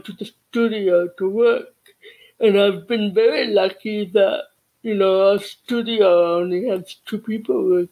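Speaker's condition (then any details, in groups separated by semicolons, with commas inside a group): Cerebral palsy; childhood speech therapy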